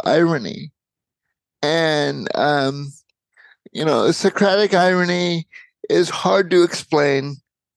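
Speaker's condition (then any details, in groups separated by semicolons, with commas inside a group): Cerebral palsy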